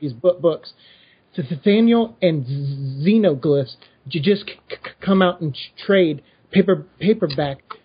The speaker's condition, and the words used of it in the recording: Stuttering. I liked, too, in issue 2, and I apologize for my stutter, so your audience doesn't think there's audio issues.